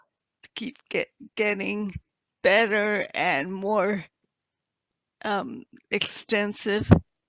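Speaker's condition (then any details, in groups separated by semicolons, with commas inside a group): Multiple sclerosis; quadriplegic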